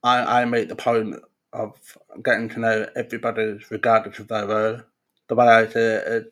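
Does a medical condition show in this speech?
Yes: profound deafness; congenital profound deafness, diagnosed at 18 months, no hearing; talks despite consultant predicting no speech and need for sign language.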